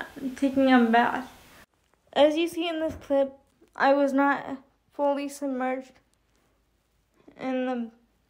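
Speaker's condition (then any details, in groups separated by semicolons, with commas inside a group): Cerebral palsy, spastic quadriplegic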